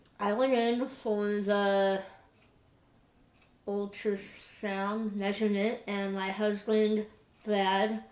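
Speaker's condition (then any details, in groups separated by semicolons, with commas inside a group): Moebius syndrome; reduced clarity from small tongue and poor lip closure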